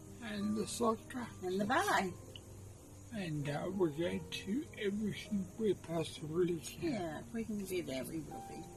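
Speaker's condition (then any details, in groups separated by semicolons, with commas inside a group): Huntington's disease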